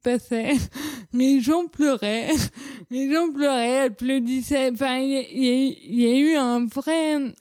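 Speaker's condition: Cerebral palsy; childhood speech

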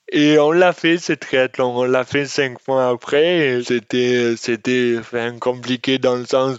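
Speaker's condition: Dystonia; congenital

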